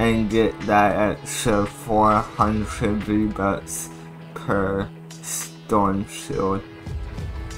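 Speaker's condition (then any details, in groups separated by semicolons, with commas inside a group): Cerebral palsy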